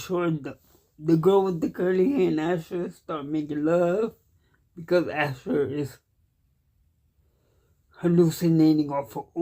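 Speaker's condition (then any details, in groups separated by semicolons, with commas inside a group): Cerebral palsy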